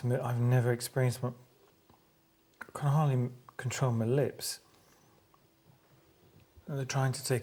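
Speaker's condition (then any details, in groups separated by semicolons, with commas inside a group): No condition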